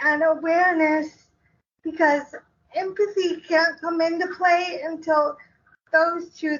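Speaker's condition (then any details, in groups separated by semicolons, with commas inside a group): Cerebral palsy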